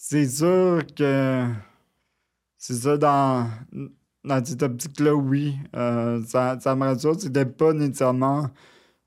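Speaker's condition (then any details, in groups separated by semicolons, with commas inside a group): Cerebral palsy, near quadriplegia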